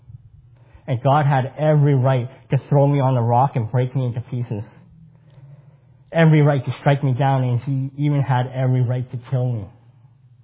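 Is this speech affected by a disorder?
Yes: cleft palate; congenital cleft palate.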